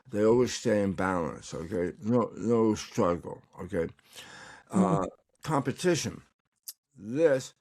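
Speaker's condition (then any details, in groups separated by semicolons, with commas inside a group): Tongue cancer; could not speak when paralyzed, expected to improve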